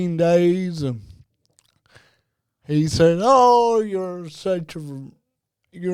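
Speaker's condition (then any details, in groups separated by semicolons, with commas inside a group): Cerebral palsy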